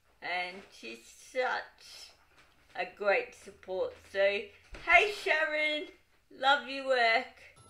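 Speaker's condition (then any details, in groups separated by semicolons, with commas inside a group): Cerebral palsy, dystonic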